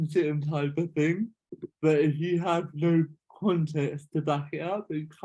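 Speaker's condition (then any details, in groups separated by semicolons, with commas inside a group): Cerebral palsy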